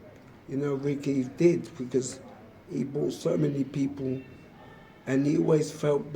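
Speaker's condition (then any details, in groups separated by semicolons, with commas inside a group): Motor neurone disease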